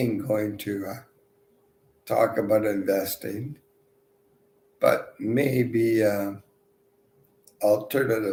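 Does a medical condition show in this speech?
Yes: multiple sclerosis.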